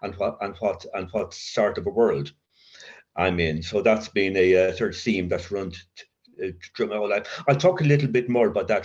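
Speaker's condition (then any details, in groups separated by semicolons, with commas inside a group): Covert stutter; severe childhood stutter, linked to adverse childhood experience, child guidance clinic, worse with teacher's punishment, covert since sobriety; still gets occasional blocks, uses voice as main working tool; stutters in mind more than aloud, avoids feared words, voice never feels own; repeated sounds, repeated words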